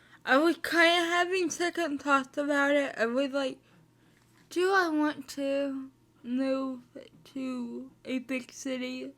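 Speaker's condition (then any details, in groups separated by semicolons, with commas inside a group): Spastic cerebral palsy, mixed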